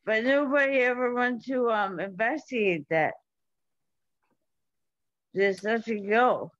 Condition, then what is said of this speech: ALS (motor neuron disease). I'm sorry, my speech is bad.